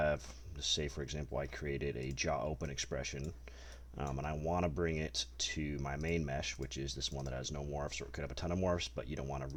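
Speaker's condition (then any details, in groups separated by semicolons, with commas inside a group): No condition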